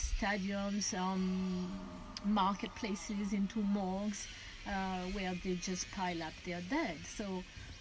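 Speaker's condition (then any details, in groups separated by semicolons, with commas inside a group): No condition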